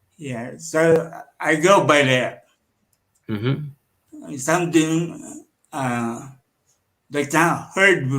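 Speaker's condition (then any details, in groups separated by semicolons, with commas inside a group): Cerebral palsy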